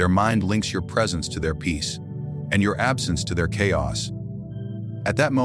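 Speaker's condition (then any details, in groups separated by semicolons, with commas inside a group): No condition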